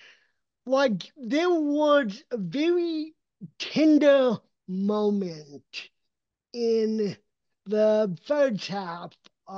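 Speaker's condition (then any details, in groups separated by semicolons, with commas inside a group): Cerebral palsy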